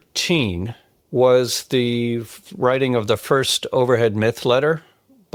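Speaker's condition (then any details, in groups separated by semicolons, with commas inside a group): No condition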